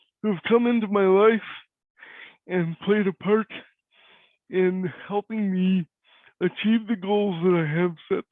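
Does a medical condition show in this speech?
Yes: cerebral palsy; cannot walk; voice is different.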